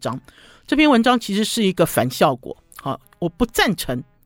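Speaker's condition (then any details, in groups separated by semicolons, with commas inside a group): No condition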